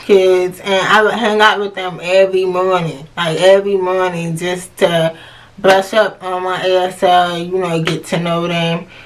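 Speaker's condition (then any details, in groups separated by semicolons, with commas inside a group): Cerebral palsy; hard of hearing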